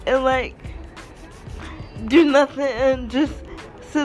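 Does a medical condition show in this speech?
Yes: cerebral palsy.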